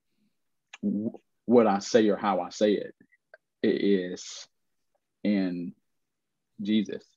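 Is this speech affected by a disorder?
Yes: stuttering; lifelong stutter, aware of it from about age 4; still stutters, speaks on stage, gave TEDx Charlotte talk, speaking coach Naeem; once felt unable to make sales or phone calls; here blocks.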